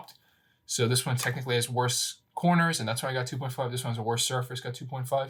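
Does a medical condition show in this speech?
No.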